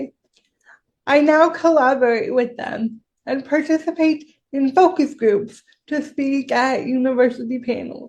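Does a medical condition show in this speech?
Yes: cerebral palsy; severe, wheelchair.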